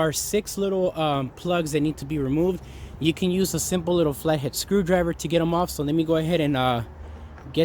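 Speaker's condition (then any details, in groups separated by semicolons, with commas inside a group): No condition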